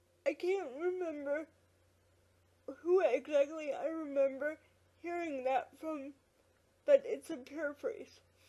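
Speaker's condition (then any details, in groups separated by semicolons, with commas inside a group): Quadriplegic cerebral palsy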